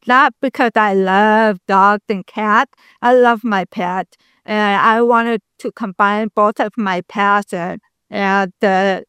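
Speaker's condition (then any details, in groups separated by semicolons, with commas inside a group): Deafness, congenital; speaks very well per host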